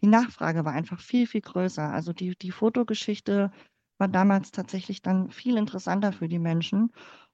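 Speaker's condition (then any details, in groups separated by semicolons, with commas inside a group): Cleft palate; congenital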